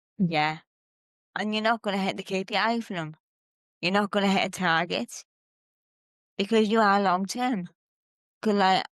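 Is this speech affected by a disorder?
Yes: cerebral palsy; present since birth, legs affected, childhood leg operations.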